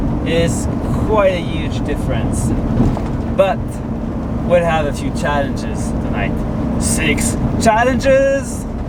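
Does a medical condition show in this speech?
No.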